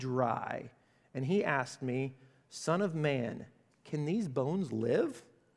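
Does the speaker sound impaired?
No.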